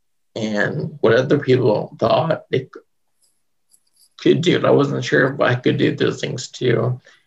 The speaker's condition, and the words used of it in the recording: Stuttering. But I mean, I am in control of my stuttering.